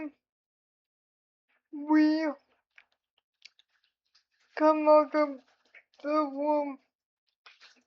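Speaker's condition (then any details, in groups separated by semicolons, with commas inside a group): Cerebral palsy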